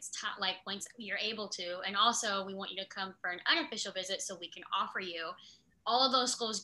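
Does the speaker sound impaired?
Yes: cleft lip and palate; speech returned faster than other abilities.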